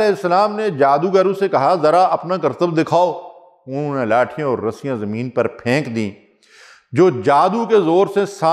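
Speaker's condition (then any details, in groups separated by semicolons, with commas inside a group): No condition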